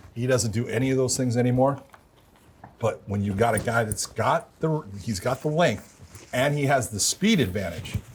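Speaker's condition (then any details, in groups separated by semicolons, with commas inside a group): No condition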